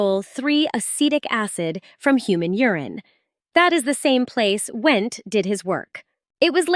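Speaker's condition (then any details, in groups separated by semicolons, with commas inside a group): No condition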